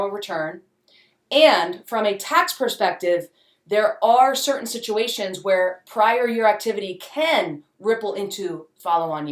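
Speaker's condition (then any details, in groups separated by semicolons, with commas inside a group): No condition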